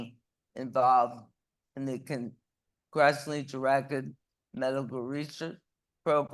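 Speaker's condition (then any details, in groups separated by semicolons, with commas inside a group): ALS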